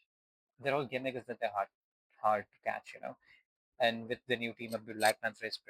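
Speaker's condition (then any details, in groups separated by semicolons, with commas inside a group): No condition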